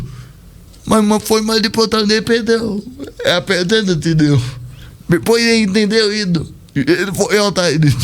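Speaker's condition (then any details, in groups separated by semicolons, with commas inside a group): Cerebral palsy; speech not normal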